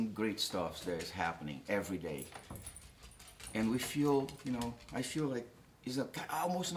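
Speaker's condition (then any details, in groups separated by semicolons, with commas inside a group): No condition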